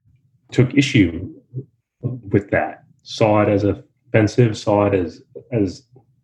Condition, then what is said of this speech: Stuttering. Most of my disfluency is blocking on sounds, like the pause I just had before the word block.